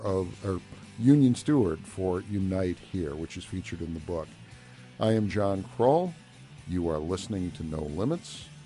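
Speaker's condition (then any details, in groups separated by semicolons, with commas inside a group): No condition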